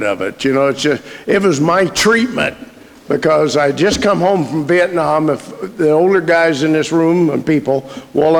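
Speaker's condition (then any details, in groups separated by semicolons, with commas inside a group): No condition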